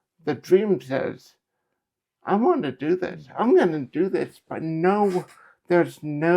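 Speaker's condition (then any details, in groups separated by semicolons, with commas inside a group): Cerebral palsy; affects speech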